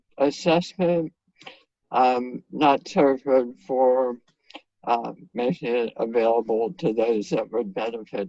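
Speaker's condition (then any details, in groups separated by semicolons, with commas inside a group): Head and neck cancer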